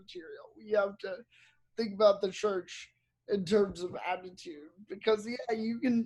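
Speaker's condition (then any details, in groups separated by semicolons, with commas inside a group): Cerebral palsy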